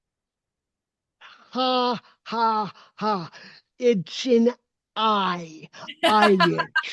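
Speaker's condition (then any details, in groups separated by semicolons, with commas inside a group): Cerebral palsy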